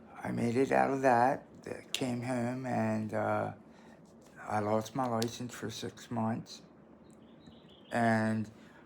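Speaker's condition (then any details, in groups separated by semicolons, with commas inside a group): Traumatic brain injury; closed head injury from car, cognitive problems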